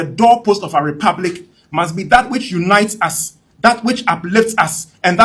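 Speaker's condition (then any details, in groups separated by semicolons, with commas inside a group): No condition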